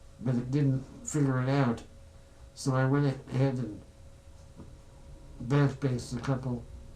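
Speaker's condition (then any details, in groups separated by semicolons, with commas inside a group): Spinal muscular atrophy type two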